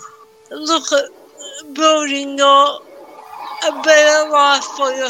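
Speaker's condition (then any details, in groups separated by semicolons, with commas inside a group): Cerebral palsy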